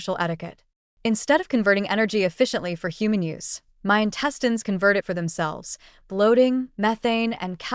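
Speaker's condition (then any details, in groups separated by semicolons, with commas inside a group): No condition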